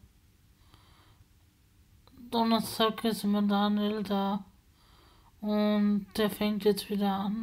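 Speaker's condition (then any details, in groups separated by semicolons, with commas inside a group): Spasticity from birth; multiple sclerosis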